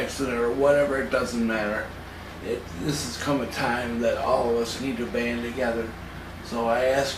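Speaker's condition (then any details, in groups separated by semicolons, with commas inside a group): Cerebral palsy; from birth, spasticity; daily cannabis relieves spasticity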